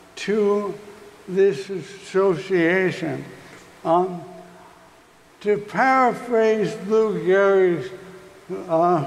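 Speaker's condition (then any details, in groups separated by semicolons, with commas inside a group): ALS; recently diagnosed; speech compromised, voice-over artist speaks for him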